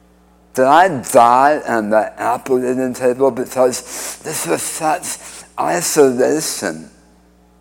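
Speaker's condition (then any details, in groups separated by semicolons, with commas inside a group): Speech impediment after cancer surgery; radiation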